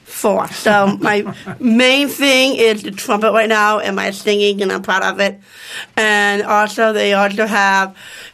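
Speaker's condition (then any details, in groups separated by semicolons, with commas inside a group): Down syndrome; born in Rochester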